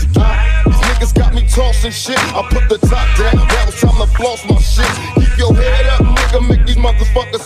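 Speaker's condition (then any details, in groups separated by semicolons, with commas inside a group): No condition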